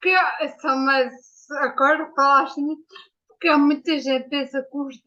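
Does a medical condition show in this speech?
Yes: ataxia after brain injury.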